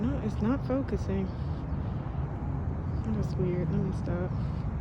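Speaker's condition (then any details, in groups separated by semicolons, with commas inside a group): No condition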